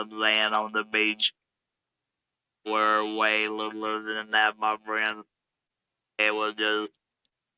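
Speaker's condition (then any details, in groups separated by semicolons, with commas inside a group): Laryngectomy, electrolarynx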